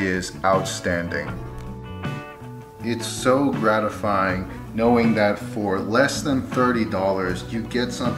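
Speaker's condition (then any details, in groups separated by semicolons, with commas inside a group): No condition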